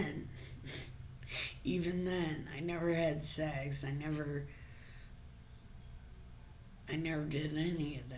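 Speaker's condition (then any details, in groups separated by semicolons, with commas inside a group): Brain injury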